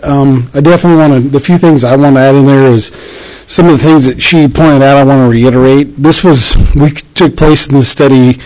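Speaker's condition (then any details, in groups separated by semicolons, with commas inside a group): No condition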